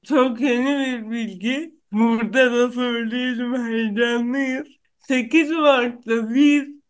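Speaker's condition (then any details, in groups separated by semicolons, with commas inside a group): Cerebral palsy; no known cure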